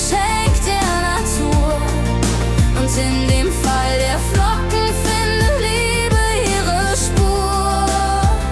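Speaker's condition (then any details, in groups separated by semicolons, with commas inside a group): No condition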